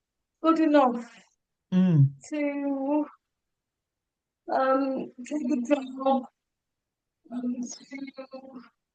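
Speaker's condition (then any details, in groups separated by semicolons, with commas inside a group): Cerebral palsy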